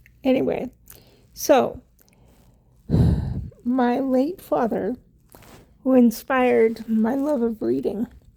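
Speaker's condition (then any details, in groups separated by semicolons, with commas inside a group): Cerebral palsy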